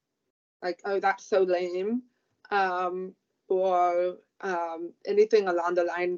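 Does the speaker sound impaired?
Yes: profound deafness; profound deafness since age two from meningitis, about 90% hearing lost, vestibular loss, relearned walking; communicates with speech and lip reading, masked speakers add difficulty; relearned speaking and lip reading after childhood deafness.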